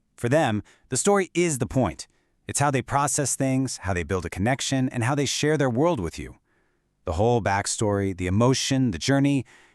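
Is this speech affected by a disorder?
No.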